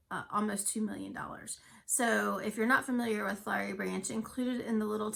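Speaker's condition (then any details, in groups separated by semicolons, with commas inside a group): No condition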